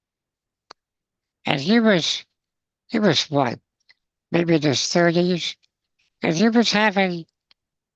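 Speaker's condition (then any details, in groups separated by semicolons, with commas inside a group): Spinal muscular atrophy, congenital; progressive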